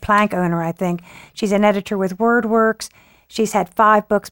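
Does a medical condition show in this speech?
No.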